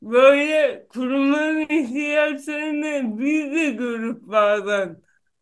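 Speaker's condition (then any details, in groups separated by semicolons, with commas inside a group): Cerebral palsy; neurological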